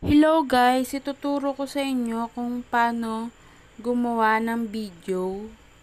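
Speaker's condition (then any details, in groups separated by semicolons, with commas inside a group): No condition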